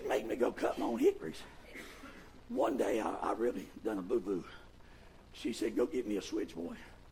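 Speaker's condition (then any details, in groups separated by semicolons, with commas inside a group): Vocal fold paralysis; voices with false folds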